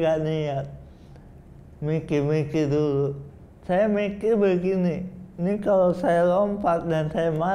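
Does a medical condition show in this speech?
Yes: cerebral palsy.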